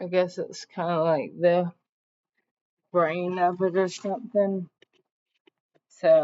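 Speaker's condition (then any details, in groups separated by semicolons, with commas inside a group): ALS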